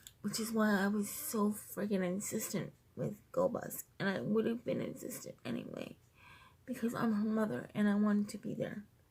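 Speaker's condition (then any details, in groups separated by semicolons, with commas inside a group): Cerebral palsy, triplegia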